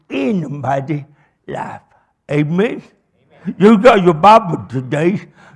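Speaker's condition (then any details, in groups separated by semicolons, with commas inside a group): Cerebral palsy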